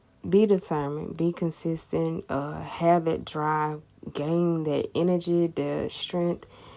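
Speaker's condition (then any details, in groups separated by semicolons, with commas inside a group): No condition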